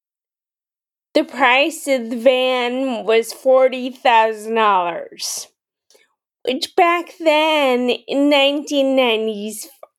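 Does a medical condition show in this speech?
Yes: Friedreich's ataxia; rare progressive, form of muscular dystrophy, diagnosed at 17, initially mild, Muscular Dystrophy Association for braces; some speech issues, less pronounced than in others with Friedreich's ataxia.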